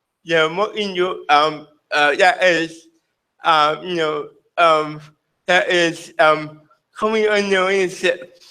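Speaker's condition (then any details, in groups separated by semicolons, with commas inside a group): Cerebral palsy; present from birth, drug-induced brain damage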